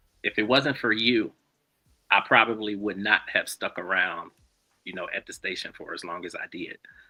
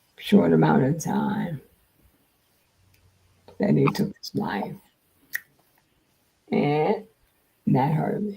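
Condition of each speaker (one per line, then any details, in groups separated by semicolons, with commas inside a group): No condition
Multiple sclerosis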